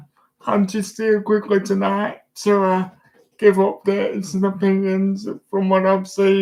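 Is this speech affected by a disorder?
Yes: disability affecting speech.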